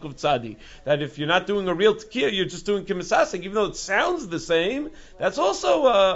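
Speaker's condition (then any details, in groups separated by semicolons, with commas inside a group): No condition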